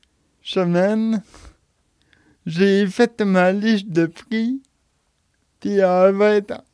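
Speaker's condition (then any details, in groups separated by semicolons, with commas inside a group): Cerebral palsy; age 31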